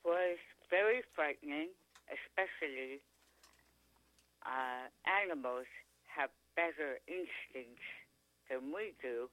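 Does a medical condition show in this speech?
Yes: tongue cancer; stage 4 tongue cancer, chronic sore throat, 3/4 tongue removed by dr. Oxford, second surgery; after surgery could not speak or swallow, feeding tube, now speaks pretty clearly.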